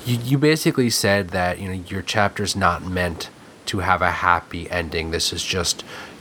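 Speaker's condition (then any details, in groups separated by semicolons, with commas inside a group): No condition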